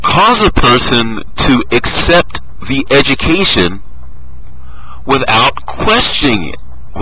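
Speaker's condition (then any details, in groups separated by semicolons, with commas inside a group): No condition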